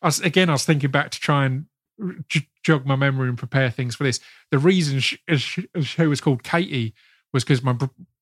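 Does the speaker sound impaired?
Yes: stutter; worsened around GCSE years, parents tried speech therapist, then hypnotist for relaxation; stammer worsened in secondary school, prohibitive in places, hypnotist aimed at less stammering, less concern; here repeated sounds, prolonged sounds.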